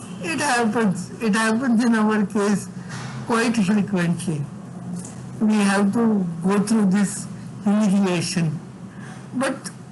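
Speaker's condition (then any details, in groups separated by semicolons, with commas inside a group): Severe cerebral palsy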